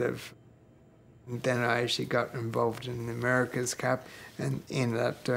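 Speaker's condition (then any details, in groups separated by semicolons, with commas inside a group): Multiple sclerosis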